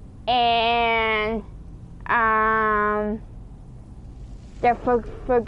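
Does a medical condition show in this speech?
Yes: cerebral palsy.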